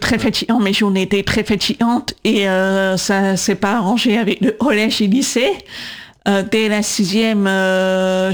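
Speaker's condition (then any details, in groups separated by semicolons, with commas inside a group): Profound congenital deafness, congenital, due to cytomegalovirus (CMV); diagnosed 18 months, severe then profound at 8, cochlear implants left 8.5, second 20-22; 20 years speech therapy for speaking and voice control, LPC cued speech, AI struggles to understand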